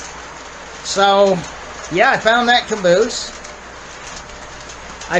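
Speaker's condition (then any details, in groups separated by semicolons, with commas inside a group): No condition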